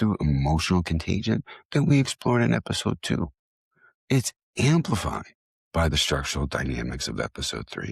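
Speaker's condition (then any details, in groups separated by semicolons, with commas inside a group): No condition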